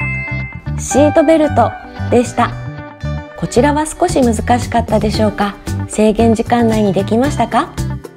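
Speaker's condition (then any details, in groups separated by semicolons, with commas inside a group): No condition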